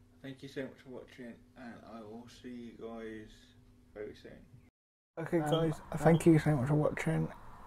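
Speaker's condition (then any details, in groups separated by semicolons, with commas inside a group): Mild cerebral palsy; mild, affects muscles and speech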